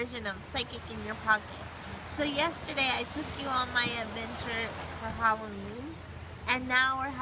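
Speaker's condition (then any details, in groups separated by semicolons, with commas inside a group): Cerebral palsy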